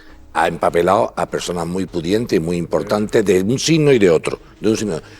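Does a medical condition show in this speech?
No.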